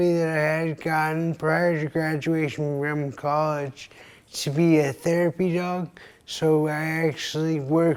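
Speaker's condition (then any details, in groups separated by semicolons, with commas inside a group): Traumatic brain injury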